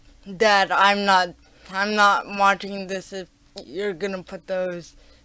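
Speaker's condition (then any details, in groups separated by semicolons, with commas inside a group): Cerebral palsy; talking is a struggle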